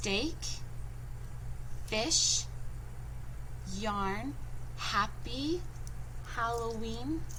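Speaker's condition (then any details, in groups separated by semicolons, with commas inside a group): No condition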